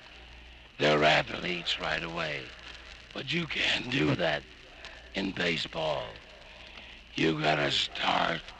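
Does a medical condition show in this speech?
Yes: bad voice; cancer, died about two months after this recording; voice sounds bad and feels just as bad.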